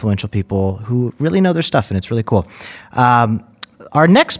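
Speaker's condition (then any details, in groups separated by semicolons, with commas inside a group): No condition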